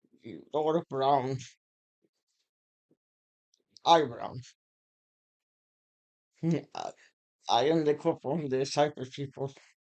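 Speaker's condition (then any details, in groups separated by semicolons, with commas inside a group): Muscular Parkinson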